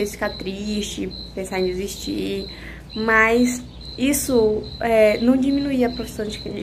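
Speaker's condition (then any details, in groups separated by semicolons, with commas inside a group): No condition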